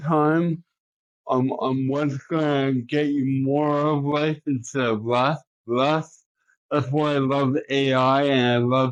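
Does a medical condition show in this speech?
Yes: cerebral palsy.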